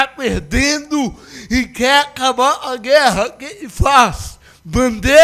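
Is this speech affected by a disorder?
Yes: cerebral palsy.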